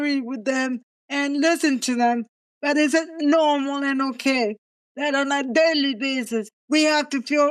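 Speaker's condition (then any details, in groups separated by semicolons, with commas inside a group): Cerebral palsy; present from birth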